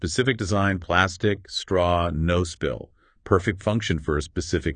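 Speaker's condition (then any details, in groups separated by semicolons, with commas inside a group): No condition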